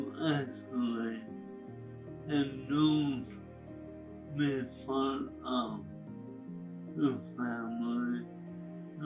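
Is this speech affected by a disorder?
Yes: ALS; progressive, ongoing losses.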